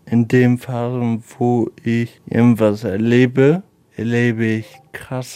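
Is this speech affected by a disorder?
Yes: Friedreich's ataxia; rare incurable nerve disease, affects balance, motor skills and heart, onset at age 12; uses wheelchair, 25 years old, about 13 years since onset.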